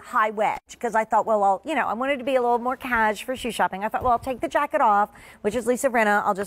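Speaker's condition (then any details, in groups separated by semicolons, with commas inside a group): No condition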